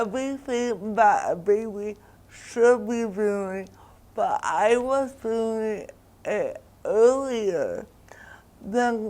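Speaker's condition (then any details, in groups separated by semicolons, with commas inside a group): Cerebral palsy; diagnosed around age one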